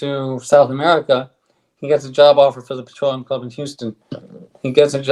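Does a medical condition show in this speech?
Yes: ALS; on drug, stronger bite, speaks better.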